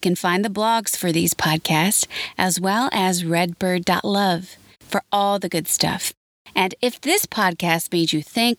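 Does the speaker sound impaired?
No.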